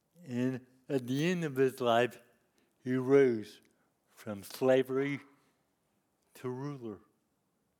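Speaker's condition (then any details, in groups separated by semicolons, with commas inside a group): Cerebral palsy; lifelong disability since youth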